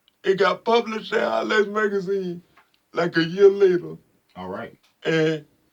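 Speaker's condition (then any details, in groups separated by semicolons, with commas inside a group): Spastic quadriplegic cerebral palsy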